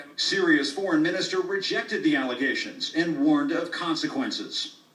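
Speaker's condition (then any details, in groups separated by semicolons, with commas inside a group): No condition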